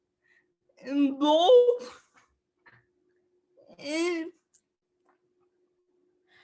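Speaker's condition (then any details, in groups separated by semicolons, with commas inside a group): Cerebral palsy; speech affected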